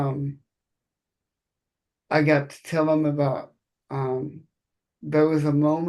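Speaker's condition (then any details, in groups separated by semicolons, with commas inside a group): Cerebral palsy; present from birth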